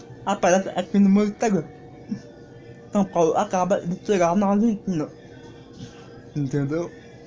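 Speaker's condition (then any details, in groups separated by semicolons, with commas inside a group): Cerebral palsy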